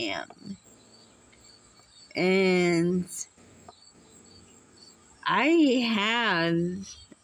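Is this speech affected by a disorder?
Yes: muscular dystrophy; unable to walk.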